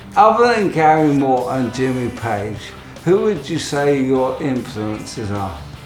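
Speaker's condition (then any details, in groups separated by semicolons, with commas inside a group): ALS; voice may sound peculiar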